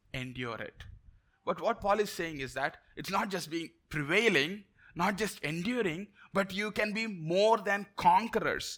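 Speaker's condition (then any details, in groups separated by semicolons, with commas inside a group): No condition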